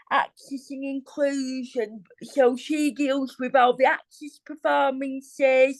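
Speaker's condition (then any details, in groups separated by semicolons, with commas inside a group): Cerebral palsy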